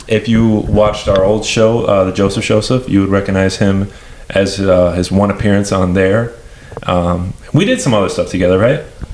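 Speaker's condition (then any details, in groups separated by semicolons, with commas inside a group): No condition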